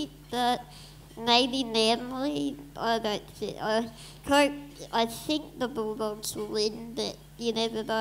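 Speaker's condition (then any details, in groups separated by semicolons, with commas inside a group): Muscular dystrophy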